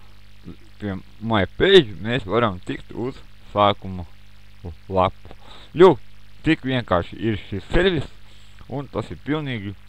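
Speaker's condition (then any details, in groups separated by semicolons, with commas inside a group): Cerebral palsy; since birth; speech not very clear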